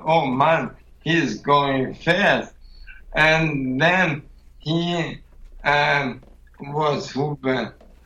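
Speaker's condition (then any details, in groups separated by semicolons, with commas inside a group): ALS; sounds drunk to strangers, voice weakened and more bubbling since Camino, wife Steffi helps explain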